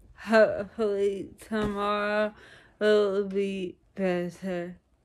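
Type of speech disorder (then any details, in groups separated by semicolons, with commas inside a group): Dysarthria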